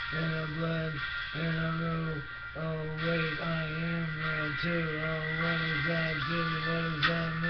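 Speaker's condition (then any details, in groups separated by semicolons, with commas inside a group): Brain injury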